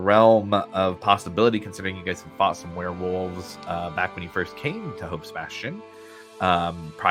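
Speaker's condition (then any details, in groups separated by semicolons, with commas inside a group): No condition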